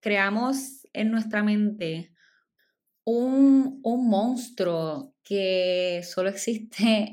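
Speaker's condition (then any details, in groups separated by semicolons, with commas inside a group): Stuttering; stuttering since childhood, disliked childhood speech therapy, help from psychologist and speech therapist; resumed speech therapy last year then stopped, plans to return; freezes under pressure, worse in Spanish, rarely in English, worse in public speaking, storytelling, conversation; repeated words, prolonged sounds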